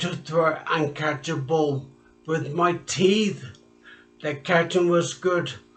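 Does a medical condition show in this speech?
Yes: traumatic brain injury; speech.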